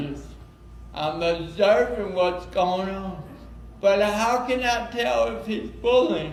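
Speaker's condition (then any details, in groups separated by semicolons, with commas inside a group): Cerebral palsy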